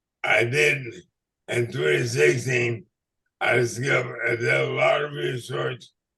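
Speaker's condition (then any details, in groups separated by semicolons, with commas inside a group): ALS/MND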